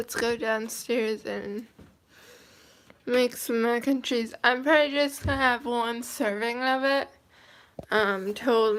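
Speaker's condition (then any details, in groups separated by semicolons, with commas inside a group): Cerebral palsy, mild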